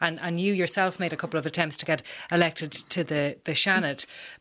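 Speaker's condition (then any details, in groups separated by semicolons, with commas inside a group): No condition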